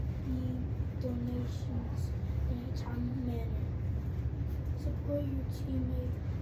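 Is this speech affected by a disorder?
No.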